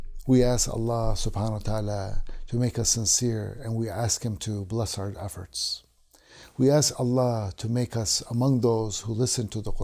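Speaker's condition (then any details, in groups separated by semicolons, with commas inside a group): No condition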